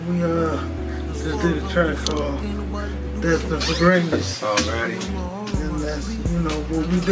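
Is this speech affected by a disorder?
Yes: cerebral palsy; spastic quadriplegic, birth brain bleed from forceps.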